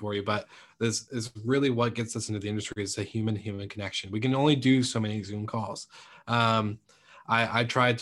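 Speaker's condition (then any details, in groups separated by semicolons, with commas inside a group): No condition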